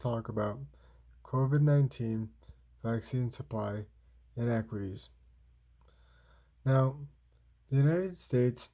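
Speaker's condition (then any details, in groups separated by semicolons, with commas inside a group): Cerebral palsy, spastic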